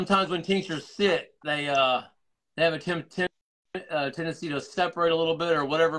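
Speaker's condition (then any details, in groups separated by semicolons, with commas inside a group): No condition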